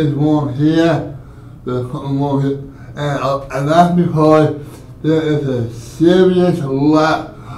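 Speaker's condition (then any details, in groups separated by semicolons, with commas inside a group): Cerebral palsy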